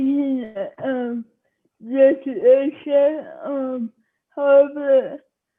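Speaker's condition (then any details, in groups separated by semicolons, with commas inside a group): Cerebral palsy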